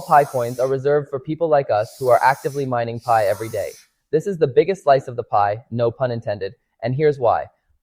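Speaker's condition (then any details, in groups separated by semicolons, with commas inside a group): No condition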